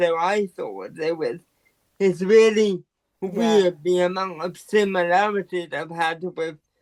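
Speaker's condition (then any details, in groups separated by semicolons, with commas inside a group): Quadriplegic cerebral palsy; quadriplegic, full-time powerchair user; diagnosed in infancy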